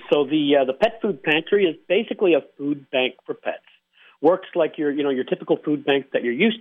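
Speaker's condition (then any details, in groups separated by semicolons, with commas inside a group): No condition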